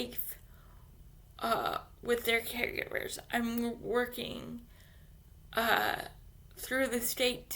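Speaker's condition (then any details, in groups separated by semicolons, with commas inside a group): Cerebral palsy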